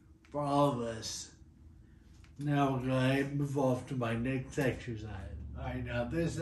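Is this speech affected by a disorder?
Yes: Friedreich's ataxia.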